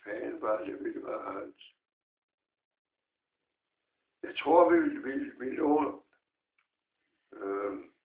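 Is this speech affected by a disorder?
Yes: Parkinson's disease.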